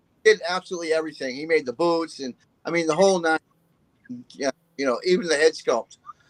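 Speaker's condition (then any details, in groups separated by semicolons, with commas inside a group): No condition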